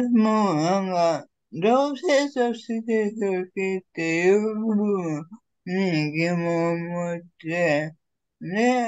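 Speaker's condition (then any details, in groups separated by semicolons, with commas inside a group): Cerebral palsy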